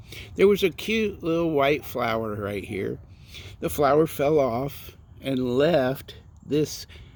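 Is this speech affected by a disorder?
No.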